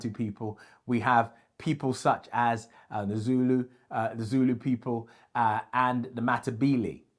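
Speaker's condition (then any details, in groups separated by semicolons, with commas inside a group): No condition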